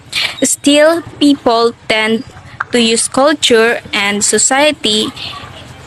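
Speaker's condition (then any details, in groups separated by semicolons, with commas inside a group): No condition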